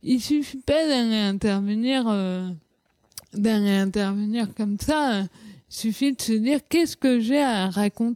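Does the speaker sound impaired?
Yes: cerebral palsy; childhood speech.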